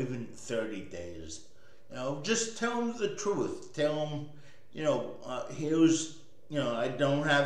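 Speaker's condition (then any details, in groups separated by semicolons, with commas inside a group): Cerebral palsy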